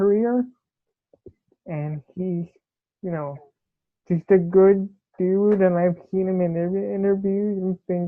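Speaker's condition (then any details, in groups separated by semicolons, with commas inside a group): Cerebral palsy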